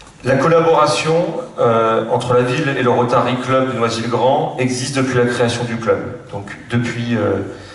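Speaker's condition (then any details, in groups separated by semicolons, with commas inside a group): No condition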